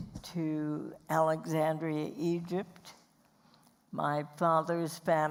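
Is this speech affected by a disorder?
Yes: spasmodic dysphonia.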